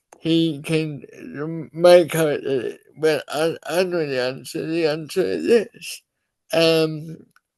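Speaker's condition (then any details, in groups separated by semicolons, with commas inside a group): Cerebral palsy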